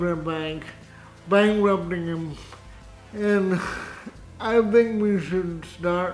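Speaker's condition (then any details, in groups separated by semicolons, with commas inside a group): Cerebral palsy, severe; spastic type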